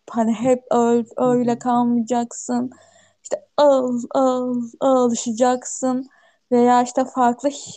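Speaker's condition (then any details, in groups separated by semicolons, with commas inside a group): Stuttering; same degree as a year earlier; still stutters, unchanged degree; at times physically straining and tiring; repeated sounds, prolonged sounds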